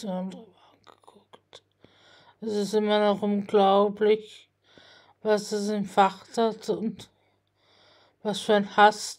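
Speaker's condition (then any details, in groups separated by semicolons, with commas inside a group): Spasticity from birth; multiple sclerosis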